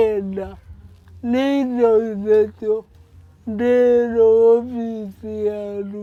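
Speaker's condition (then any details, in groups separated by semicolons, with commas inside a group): Cerebral palsy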